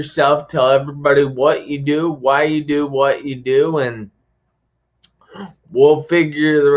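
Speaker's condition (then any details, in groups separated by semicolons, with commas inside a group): Traumatic brain injury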